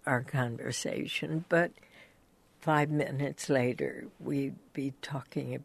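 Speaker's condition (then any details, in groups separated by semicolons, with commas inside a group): Spasmodic dysphonia; voice still altered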